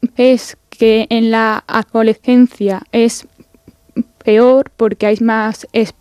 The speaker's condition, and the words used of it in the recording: Stuttering. Pero a medida que he ido creciendo, pues sí que al hablar me he atascado y he visto pues cómo se han reído un poco y cómo me han mirado